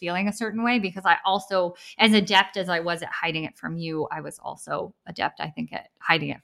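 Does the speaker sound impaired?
Yes: bilateral cleft lip and palate; congenital, born essentially without palate, unable to breastfeed, infant palatal obturator, multiple surgeries including jaw surgery.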